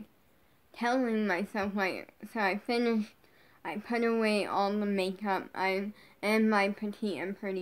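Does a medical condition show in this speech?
Yes: brain injury.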